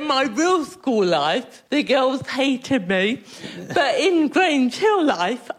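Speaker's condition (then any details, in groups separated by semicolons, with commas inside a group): Cerebral palsy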